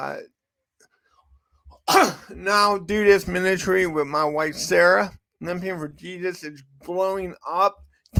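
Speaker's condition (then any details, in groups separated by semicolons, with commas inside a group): Cerebral palsy; from birth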